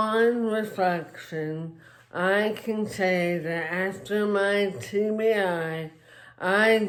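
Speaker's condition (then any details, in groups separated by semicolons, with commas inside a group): Traumatic brain injury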